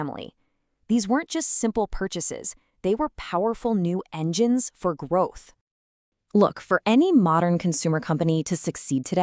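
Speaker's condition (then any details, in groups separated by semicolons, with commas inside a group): No condition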